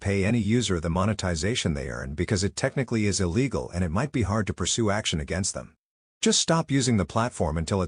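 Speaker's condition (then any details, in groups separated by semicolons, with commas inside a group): No condition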